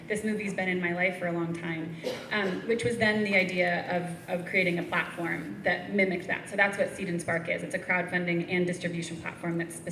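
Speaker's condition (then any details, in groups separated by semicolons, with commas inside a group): No condition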